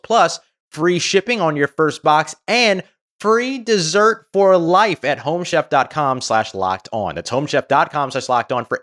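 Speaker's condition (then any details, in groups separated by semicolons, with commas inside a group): No condition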